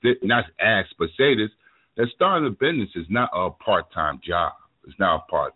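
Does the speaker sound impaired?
No.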